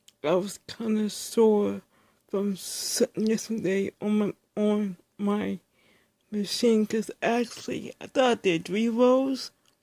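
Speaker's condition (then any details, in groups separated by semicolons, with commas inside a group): Speech impairment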